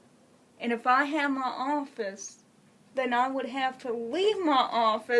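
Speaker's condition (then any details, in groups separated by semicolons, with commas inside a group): Cerebral palsy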